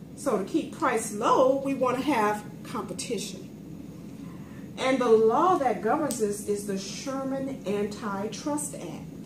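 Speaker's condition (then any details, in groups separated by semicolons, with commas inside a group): No condition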